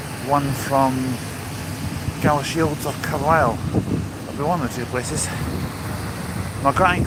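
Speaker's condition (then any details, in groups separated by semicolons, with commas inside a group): No condition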